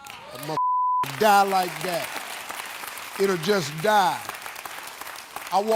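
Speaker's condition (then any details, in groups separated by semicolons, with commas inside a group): No condition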